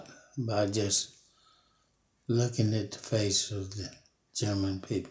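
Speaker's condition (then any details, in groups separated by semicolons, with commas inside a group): Parkinson's disease; Parkinson's for about 5 years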